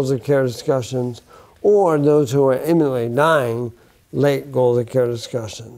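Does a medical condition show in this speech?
Yes: bulbar onset ALS; affects speech.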